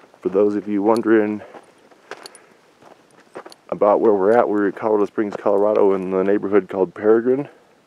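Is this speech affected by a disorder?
No.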